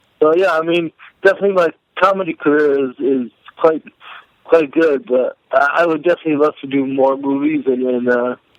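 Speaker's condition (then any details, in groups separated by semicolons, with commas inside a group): Cerebral palsy; may sound drunk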